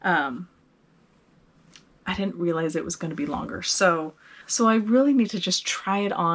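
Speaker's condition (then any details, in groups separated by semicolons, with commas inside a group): No condition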